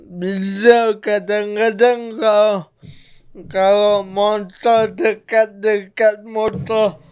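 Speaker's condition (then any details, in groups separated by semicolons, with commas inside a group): Cerebral palsy; speech may be hard to understand, friend translates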